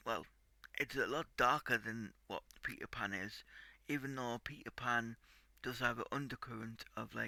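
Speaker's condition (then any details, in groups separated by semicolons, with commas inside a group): Cerebral palsy; tight muscles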